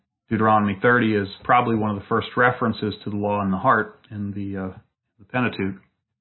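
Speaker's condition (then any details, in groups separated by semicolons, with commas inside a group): No condition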